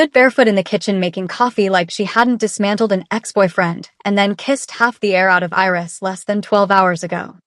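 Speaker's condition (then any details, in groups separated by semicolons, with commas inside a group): No condition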